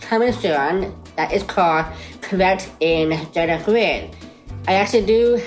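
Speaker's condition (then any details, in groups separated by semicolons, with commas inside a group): Down syndrome; congenital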